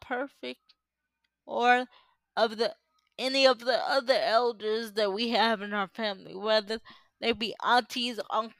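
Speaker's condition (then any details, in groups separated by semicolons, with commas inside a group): Cerebral palsy; uses power wheelchair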